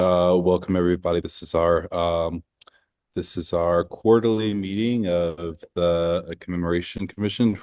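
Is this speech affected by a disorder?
No.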